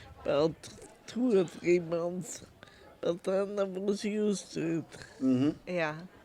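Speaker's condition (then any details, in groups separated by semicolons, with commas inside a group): Multiple sclerosis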